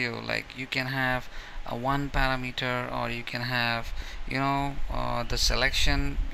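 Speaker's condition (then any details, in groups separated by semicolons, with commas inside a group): No condition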